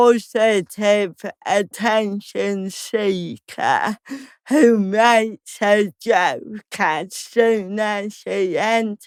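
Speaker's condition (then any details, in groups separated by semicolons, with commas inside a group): Cerebral palsy; slow speech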